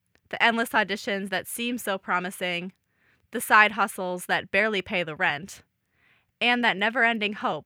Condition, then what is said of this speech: No condition.